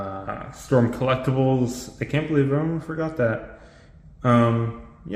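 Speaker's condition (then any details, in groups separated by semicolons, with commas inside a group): No condition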